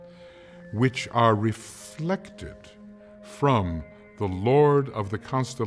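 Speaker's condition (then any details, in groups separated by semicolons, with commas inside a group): No condition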